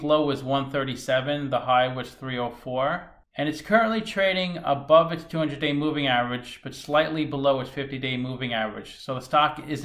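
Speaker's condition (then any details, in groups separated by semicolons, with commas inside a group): No condition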